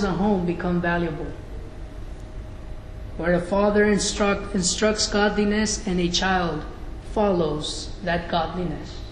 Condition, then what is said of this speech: None; typical speech.